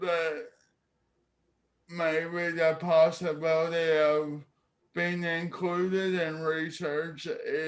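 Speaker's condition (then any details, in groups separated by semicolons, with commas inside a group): Cerebral palsy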